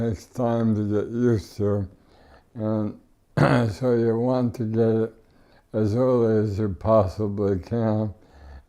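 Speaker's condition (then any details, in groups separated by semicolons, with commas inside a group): ALS; no tracheostomy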